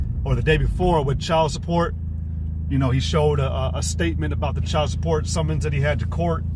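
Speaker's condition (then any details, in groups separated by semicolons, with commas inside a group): No condition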